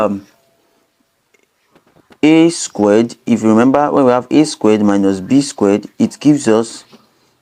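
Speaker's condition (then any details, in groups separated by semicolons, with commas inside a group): No condition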